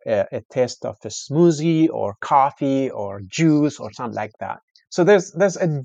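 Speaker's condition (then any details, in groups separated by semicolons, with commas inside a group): No condition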